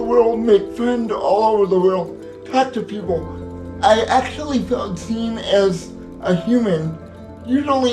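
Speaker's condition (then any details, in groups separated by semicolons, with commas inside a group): Cerebral palsy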